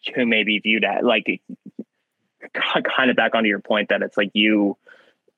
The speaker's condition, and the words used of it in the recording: Stuttering. On their end it doesn't sound like a stutter it just sounds like you're just having a hard time saying what you're saying